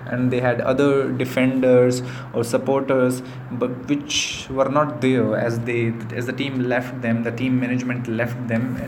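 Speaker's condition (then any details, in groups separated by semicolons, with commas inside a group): No condition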